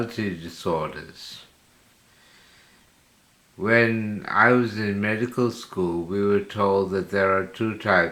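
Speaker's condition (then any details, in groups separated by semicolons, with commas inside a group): Slurred speech from poisoning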